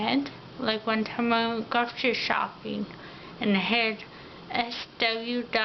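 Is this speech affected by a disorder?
Yes: ataxia.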